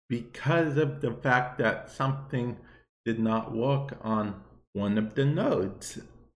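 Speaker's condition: Cerebral palsy; viewer asked why talking like that

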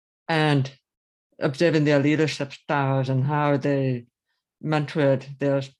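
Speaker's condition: Severe to profound hearing loss, early-onset; cochlear implant user; severe to profound loss from early age, childhood body-worn aids both ears, left ear deterioration, vertigo; left cochlear implant one year, hearing aid other ear, speech rehab, voices robotic first, now natural; early intervention at summer speech school in New Jersey, learned to speak and listen, speech-in-noise difficulty

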